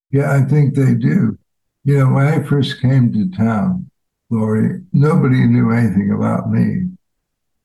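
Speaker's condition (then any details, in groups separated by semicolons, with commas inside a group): ALS; fatal progressive disease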